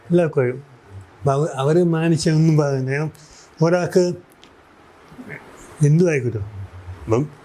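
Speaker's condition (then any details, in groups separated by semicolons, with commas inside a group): Cerebral palsy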